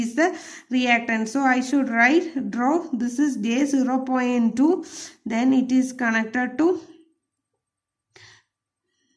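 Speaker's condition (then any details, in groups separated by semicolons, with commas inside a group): No condition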